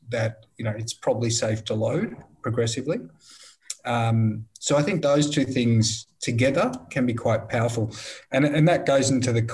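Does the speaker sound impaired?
No.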